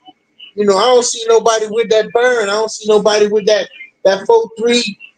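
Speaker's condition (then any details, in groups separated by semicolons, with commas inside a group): No condition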